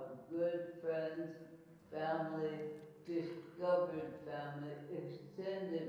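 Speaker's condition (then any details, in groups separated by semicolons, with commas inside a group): ALS; recently diagnosed; speech and swallowing changes present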